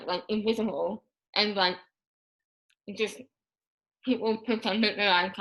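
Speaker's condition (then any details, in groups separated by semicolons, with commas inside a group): Moebius syndrome; paralyzed tongue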